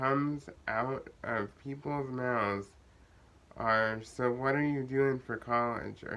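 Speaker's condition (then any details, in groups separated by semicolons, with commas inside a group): Cerebral palsy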